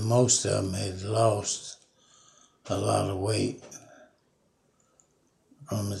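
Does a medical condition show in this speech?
Yes: Parkinson's disease; Parkinson's for about 5 years.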